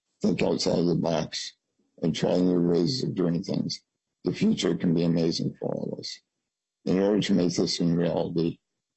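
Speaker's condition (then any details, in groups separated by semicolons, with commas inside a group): Spinal muscular atrophy; congenital spinal muscular atrophy, wheelchair since age 10, relies on home care services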